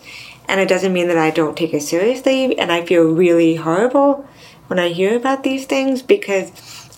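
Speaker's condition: Deafness, severe to profound; bilateral cochlear implants, less lip reading and listening effort, deafer without implants, loud sound startling

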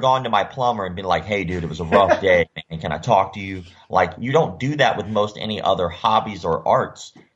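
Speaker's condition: Cleft lip and palate; facial scars from surgeries

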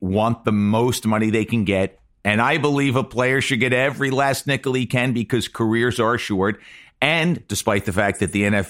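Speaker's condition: No condition

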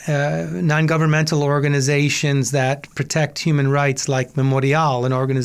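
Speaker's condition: No condition

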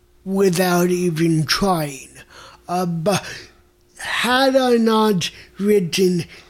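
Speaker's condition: Mild cerebral palsy; mild cerebral palsy from birth

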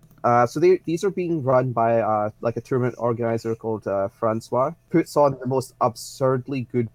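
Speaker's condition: No condition

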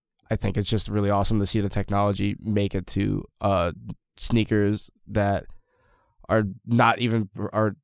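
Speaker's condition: No condition

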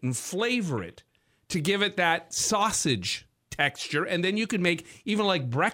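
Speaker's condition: No condition

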